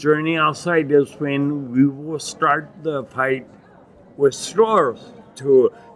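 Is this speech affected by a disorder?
Yes: acquired ataxia with dysarthria, acquired; Lance-Adams syndrome.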